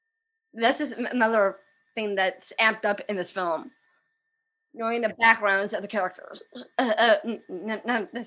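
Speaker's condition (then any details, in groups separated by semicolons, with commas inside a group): Down syndrome; developmental disability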